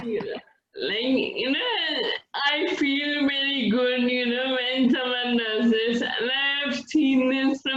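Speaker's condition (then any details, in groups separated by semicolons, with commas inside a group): Friedreich's ataxia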